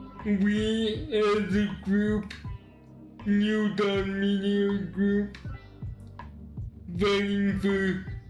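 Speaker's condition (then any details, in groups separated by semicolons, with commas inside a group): Cerebral palsy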